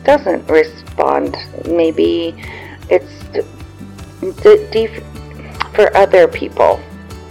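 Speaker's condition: Aphasia after stroke; words clear in mind but jumbled when speaking, language problems, conversation and turn-taking difficult

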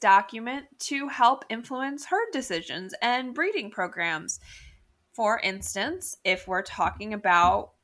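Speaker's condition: No condition

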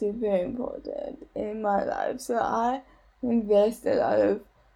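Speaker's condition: Cerebral palsy; age 29

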